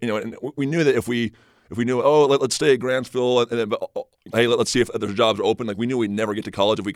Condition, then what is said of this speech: Stuttering. I've learned that, you know, I feel more confident, and when I'm more confident, I feel like I stutter less.